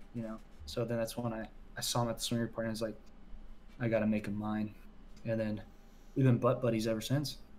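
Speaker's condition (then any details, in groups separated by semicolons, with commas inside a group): No condition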